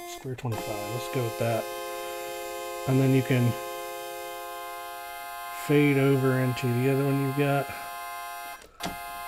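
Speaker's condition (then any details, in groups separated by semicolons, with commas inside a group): No condition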